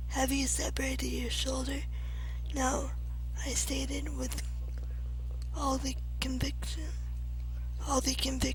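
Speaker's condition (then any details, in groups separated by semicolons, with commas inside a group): Cerebral palsy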